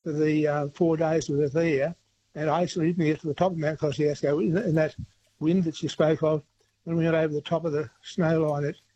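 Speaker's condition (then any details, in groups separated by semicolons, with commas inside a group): Parkinson's; age 81, daily Parkinson's tablets in use for 50-60 years, about 20 tablets daily during recent trek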